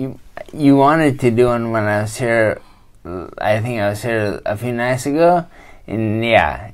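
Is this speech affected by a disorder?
Yes: traumatic brain injury.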